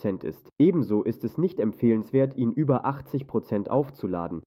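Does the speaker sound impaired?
No.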